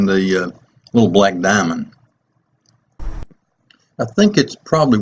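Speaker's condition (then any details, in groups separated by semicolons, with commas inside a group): No condition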